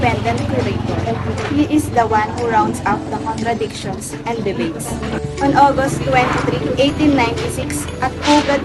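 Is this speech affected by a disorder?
No.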